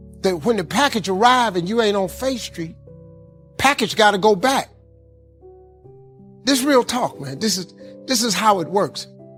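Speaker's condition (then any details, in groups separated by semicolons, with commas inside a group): No condition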